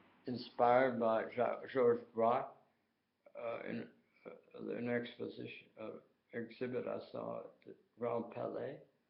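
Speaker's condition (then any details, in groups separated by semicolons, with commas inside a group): Tongue cancer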